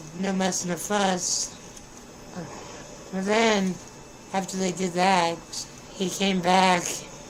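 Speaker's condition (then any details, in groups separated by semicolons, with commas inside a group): Spinal muscular atrophy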